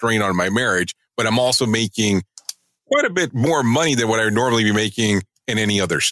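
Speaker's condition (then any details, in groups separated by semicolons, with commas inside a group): No condition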